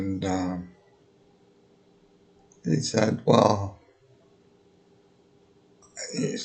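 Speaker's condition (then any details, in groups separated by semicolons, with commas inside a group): Multiple sclerosis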